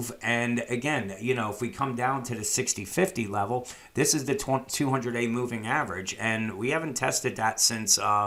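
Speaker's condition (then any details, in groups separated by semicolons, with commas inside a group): No condition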